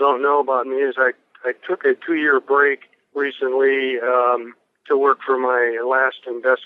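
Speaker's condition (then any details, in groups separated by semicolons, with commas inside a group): No condition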